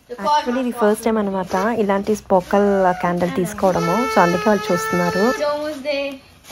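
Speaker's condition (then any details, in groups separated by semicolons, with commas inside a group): No condition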